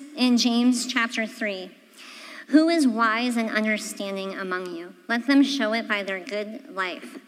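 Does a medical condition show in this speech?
Yes: cleft palate; congenital.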